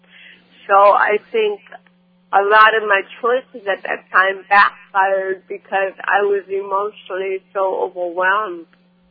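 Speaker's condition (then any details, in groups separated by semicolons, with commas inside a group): Cerebral palsy; cause undetermined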